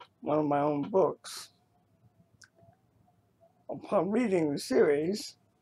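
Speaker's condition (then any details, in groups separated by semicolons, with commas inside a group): Cerebral palsy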